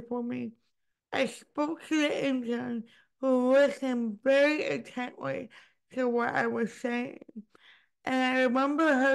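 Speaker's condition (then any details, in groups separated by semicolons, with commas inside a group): Cerebral palsy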